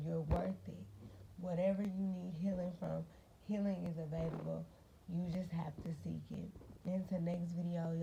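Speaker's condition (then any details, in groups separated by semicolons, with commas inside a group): Cerebral palsy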